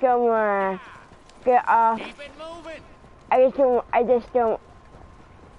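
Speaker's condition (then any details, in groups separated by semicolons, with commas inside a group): Cerebral palsy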